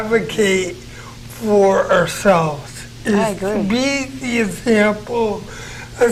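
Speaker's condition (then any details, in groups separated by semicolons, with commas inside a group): Cerebral palsy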